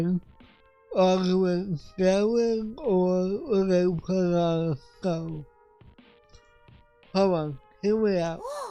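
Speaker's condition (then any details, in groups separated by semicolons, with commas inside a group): Cerebral palsy; affects voice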